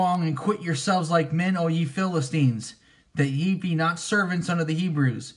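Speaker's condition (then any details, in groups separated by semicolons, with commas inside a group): No condition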